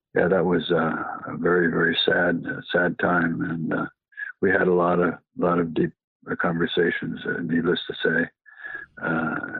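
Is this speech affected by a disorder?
Yes: Parkinson's; past cancer.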